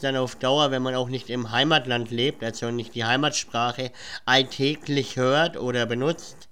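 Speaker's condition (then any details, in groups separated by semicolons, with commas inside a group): Cleft palate; speech impediment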